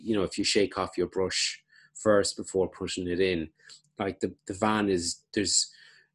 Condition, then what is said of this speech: None; typical speech.